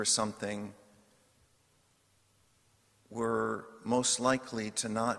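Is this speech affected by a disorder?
No.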